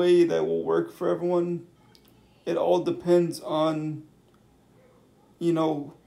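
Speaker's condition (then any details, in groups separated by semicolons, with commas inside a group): Cerebral palsy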